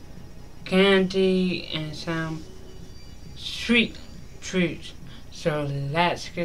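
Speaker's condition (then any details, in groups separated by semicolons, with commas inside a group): Mild cerebral palsy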